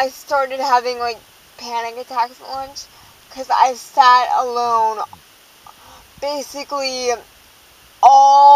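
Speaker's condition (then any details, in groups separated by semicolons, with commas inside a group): Cerebral palsy, dystonic hemiplegia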